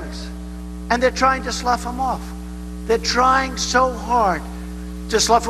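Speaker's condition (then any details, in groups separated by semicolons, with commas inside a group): No condition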